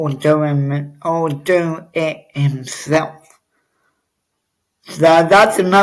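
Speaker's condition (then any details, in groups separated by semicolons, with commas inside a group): Cerebral palsy; obvious speech impediment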